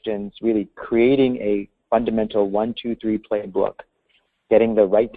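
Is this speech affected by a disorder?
No.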